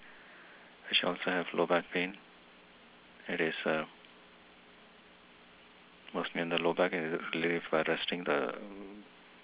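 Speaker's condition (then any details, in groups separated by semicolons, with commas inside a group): No condition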